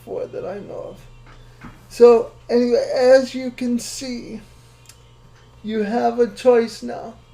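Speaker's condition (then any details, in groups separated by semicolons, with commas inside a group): Cerebral palsy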